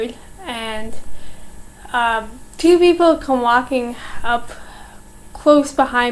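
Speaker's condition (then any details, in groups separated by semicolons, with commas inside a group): Cerebral palsy; oxygen lack at birth, possibly affects cognition; progressing with age, easily startled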